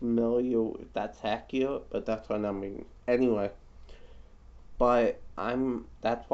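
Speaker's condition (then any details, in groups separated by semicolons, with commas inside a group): Cerebral palsy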